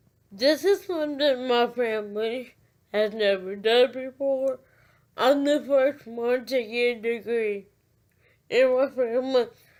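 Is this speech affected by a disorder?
Yes: cerebral palsy.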